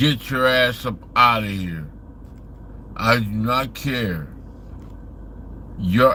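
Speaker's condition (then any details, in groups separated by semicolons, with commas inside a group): Slurred speech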